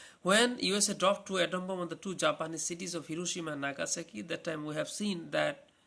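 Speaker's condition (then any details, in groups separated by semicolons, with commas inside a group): No condition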